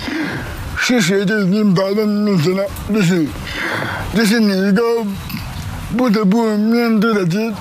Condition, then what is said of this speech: Cerebral palsy. 笃定的语气，但是却不甚清楚的发音，让我们注意到了他。